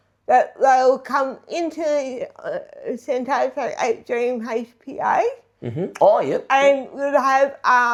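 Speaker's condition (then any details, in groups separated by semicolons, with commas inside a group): Disability affecting speech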